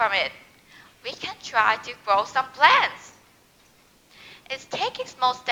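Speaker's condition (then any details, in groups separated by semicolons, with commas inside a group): No condition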